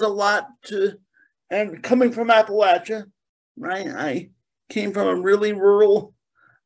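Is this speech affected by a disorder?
Yes: cerebral palsy; present from birth, diagnosed at about six months, stiff as infant, mainly lower limbs affected; very spastic presentation, moves deliberately, has to think about motions.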